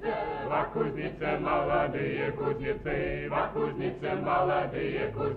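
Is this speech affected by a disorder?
No.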